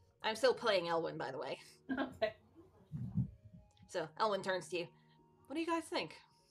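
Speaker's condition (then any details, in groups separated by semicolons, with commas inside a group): No condition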